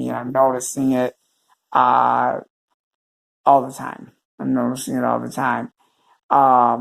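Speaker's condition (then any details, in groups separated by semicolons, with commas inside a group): Cerebral palsy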